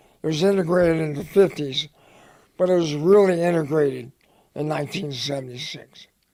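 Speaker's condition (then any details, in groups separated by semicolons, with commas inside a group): Head and neck cancer; dry throat, dry mouth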